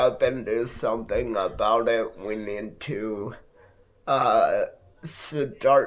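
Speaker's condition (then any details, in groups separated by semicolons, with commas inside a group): Multiple sclerosis; affects hands and left arm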